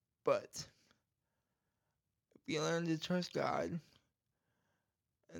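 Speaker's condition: Cerebral palsy; cerebral palsy causing speech problem, scratchy throat and gag reflex issues at times; voice goes in and out, some parts edited out and retried; voice goes in and out sometimes

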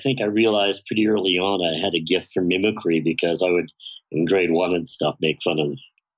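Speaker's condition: Bilateral cleft lip and palate, severe; most serious case in British Columbia at birth

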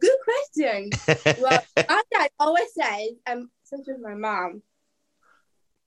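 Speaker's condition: Down syndrome; extra chromosome, 17 years old

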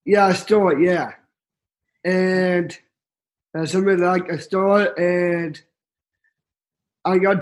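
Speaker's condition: Down syndrome

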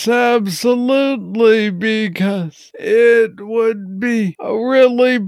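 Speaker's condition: Parkinson's disease; clear on good days

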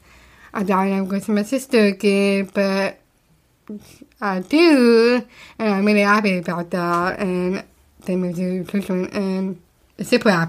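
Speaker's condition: Down syndrome; speech therapy when young

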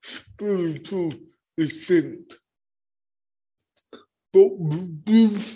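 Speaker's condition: Cerebral palsy; born not breathing

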